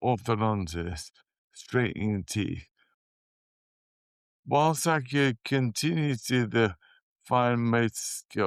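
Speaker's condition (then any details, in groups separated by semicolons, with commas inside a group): Motor neurone disease; slurred speech, dysarthria, increasing difficulty forming words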